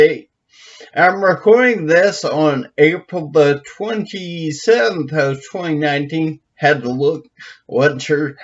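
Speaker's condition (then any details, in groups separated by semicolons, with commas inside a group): Brain injury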